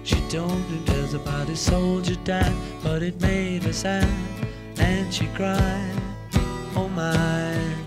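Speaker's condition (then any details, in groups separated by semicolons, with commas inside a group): No condition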